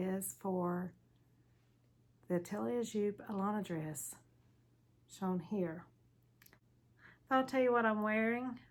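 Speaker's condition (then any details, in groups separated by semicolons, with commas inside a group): No condition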